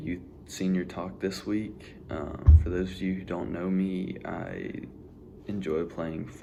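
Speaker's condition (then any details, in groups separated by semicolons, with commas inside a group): No condition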